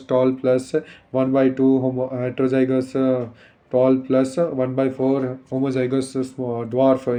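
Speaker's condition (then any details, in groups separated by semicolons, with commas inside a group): No condition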